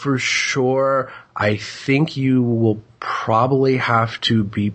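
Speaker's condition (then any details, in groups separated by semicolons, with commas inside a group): Stuttering; formerly covert stuttering, hidden from most people growing up, openly acknowledged since college; variable, can pass as fluent for long periods, occasional blocks, getting stuck on words; prolonged sounds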